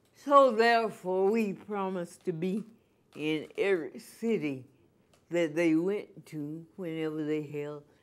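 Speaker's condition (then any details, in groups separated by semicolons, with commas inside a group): Cerebral palsy; from birth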